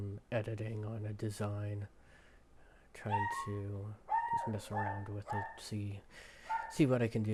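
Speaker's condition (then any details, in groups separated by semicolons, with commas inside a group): No condition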